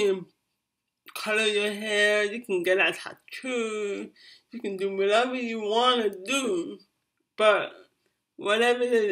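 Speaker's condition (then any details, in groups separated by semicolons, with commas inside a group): Cerebral palsy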